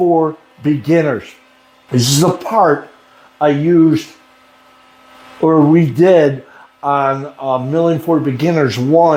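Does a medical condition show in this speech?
No.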